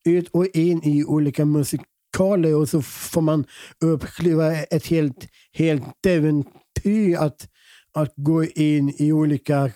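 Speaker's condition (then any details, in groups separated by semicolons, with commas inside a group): Down syndrome; present from birth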